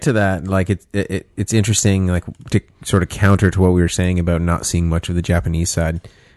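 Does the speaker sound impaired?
No.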